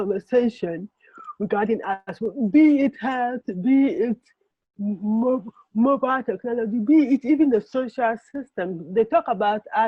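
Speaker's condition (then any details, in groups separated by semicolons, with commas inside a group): Cerebral palsy; affects movement and writing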